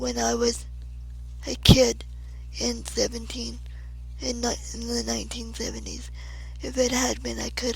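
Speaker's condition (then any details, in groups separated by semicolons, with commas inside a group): Cerebral palsy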